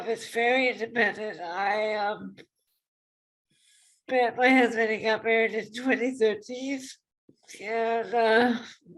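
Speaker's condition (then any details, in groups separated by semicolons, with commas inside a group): ALS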